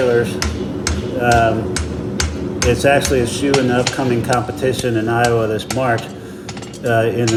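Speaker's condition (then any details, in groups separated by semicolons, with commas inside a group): No condition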